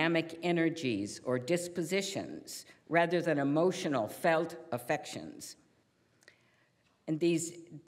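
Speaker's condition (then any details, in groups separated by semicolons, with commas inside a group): No condition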